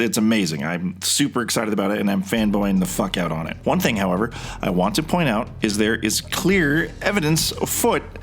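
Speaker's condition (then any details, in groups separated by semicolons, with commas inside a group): No condition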